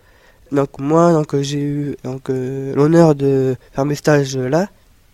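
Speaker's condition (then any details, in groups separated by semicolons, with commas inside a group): Down syndrome; Down syndrome (trisomy)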